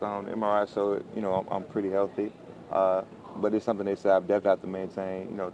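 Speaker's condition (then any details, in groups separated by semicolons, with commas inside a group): No condition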